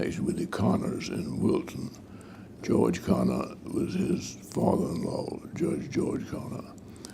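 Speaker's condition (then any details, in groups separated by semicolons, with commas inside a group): Parkinson's disease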